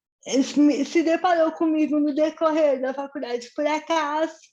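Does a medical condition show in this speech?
Yes: cerebral palsy.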